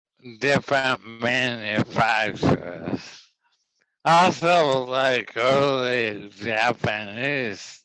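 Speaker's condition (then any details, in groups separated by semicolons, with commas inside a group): ALS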